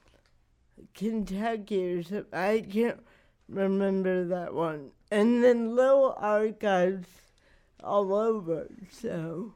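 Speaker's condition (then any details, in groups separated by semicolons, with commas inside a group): Cerebral palsy; lack of muscle control and spasticity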